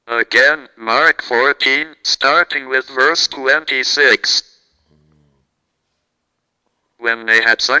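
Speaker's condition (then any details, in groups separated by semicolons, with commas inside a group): Cerebral palsy, speech-generating device; never knew what it was like to talk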